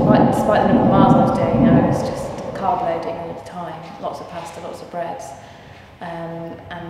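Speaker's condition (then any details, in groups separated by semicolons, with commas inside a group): No condition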